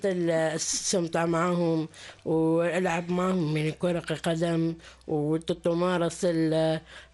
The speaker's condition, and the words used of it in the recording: Down syndrome. في أنهم عندهم سلاسة في التعامل مع الآخرين، حديثهم واضح، عندهم ثقة بأنفسهم، قادرين أنهم يوصلوا صوتهم للمجتمع بكل وضوح.